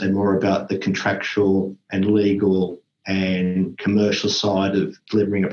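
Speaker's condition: No condition

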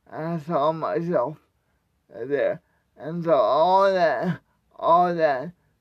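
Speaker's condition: Cerebral palsy; wheelchair user

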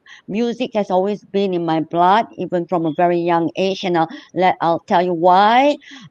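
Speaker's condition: Cleft lip and palate; about 1 to 1.5 years speech therapy

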